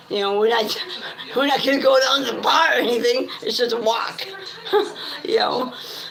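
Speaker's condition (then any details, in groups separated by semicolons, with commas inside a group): Cerebral palsy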